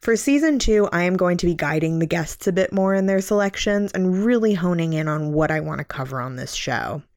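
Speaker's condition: No condition

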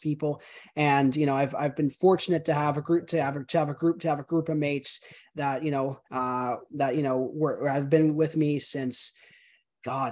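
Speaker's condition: Stutter, severe; heavy stutter; repeated sounds, repeated words

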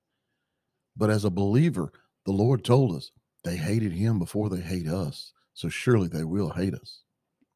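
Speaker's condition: No condition

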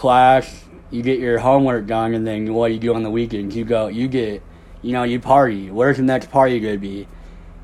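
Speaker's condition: Cleft lip and palate; doing well

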